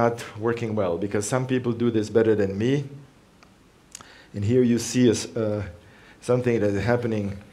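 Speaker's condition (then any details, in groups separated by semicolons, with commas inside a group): No condition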